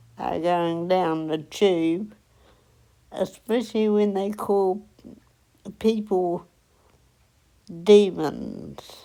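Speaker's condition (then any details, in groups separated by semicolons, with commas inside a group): Cerebral palsy; onset at 8 days old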